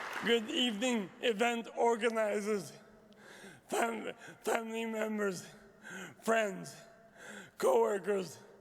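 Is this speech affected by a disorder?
Yes: traumatic brain injury; initially could not speak or eat, still improving speech.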